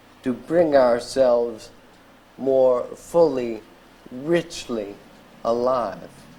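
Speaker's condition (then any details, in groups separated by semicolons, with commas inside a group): ALS; diagnosed eight years ago, at age 35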